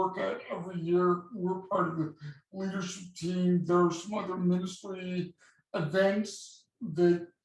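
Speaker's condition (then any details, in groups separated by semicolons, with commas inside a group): Cerebral palsy; voice slightly affected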